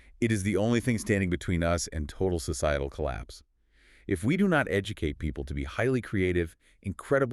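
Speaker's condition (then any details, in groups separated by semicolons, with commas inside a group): No condition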